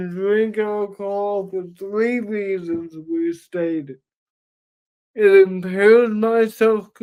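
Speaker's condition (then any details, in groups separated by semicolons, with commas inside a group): Cerebral palsy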